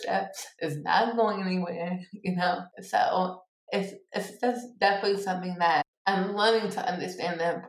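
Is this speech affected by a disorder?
Yes: cerebral palsy; born two months premature.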